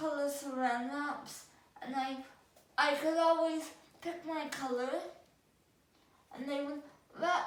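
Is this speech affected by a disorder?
Yes: cerebral palsy; affects all four limbs.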